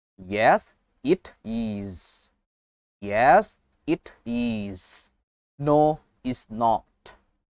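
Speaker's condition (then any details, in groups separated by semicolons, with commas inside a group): No condition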